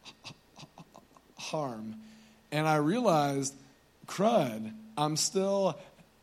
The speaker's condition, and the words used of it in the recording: Stuttering. Just FYI, I have a stutter, so if I get a little blocked up, just bear with me.